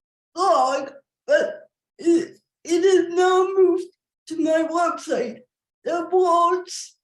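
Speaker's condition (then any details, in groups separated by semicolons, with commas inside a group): Cerebral palsy; nurse assists during recording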